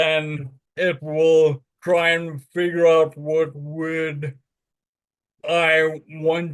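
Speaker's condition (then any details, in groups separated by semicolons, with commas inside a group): Friedreich's ataxia; spasticity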